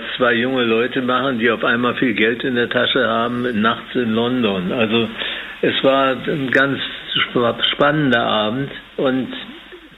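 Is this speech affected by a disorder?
Yes: Parkinson's disease; aged 80, tremor on holding a glass, Professor Volkmann of Würzburg University involved.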